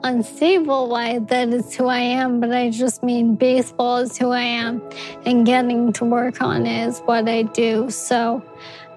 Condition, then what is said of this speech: ALS (motor neuron disease). Was appearing on podcasts and shows, her speech was being affected by ALS, and more people are asking questions.